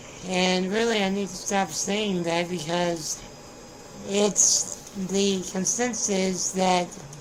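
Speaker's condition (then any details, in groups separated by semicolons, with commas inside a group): Spinal muscular atrophy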